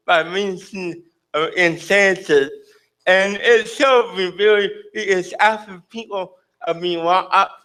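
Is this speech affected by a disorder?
Yes: cerebral palsy.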